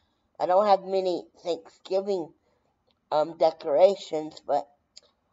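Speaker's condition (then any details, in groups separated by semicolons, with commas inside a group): Brain injury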